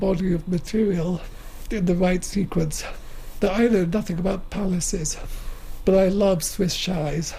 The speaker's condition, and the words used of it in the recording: ALS (motor neuron disease). I'm showing that it's possible with motor neuron disease to think, talk, live, be useful, and so on.